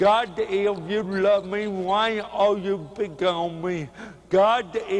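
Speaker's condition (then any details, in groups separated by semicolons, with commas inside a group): Cerebral palsy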